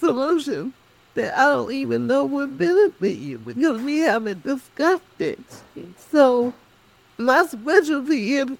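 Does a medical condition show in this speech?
Yes: cerebral palsy; speech affected.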